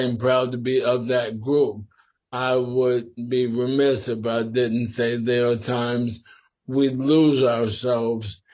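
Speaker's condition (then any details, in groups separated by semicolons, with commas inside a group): Sporadic ALS; must speak slower and carefully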